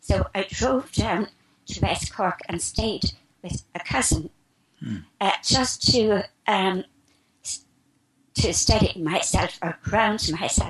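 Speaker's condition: Spasmodic dysphonia; spasmodic dysphonia for past 3 years

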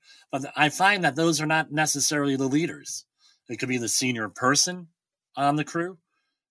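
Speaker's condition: Bilateral cleft lip and palate; now able to hold conversation

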